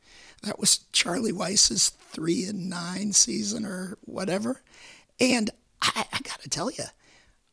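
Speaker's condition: Vocal cord cancer, repeated surgery; Hodgkin's lymphoma diagnosed at age 36, 19 vocal cord surgeries, chemotherapy causing mouth pain; a few weeks after 19th vocal cord surgery at University of Michigan, about 17 years since diagnosis

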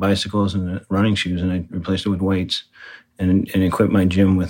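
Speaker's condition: Parkinson's disease; heavy weightlifting slows progression

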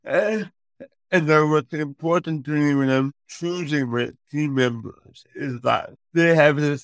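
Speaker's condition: Cerebral palsy; affects speech

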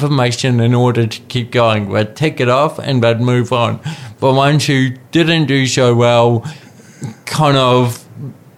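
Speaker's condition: Cerebral palsy; speech different

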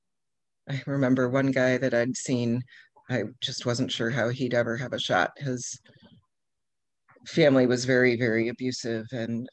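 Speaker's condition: No condition

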